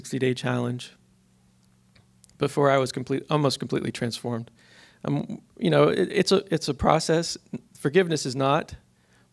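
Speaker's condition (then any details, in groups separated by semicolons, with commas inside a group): No condition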